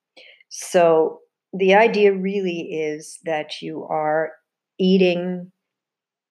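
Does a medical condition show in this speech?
No.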